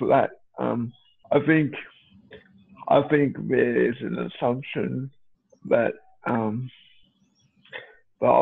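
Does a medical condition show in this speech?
Yes: cerebral palsy.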